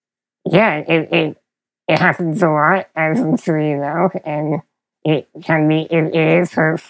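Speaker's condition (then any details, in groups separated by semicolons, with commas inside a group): Spinal muscular atrophy; progressive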